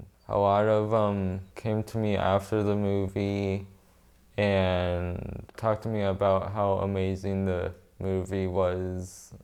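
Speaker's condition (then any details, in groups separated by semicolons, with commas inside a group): Brain injury; traumatic; memory, speech, balance, fatigue affected daily, ten years since injury; very hard to talk, relearned speech, uses stop-and-breathe strategy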